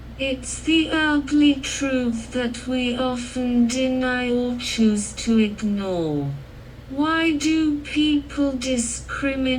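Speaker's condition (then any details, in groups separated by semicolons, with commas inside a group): Cerebral palsy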